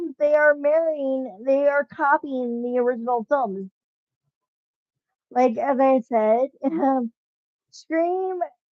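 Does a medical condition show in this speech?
Yes: cerebral palsy, spastic.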